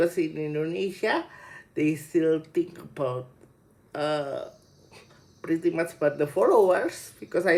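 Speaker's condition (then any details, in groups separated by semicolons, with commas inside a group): Cerebral palsy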